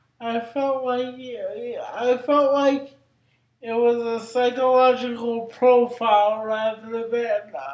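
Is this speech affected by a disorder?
Yes: cerebral palsy; brain injury.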